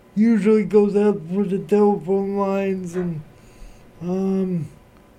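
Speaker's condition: Cerebral palsy; uses Google devices and Google Assistant controlled by voice

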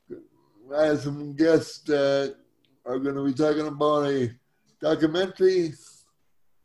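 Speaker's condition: Cerebral palsy; from birth

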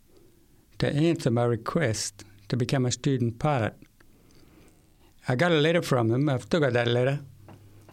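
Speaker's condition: Severe to profound hearing loss, acquired, from meningitis at age 8; left ear severe to profound

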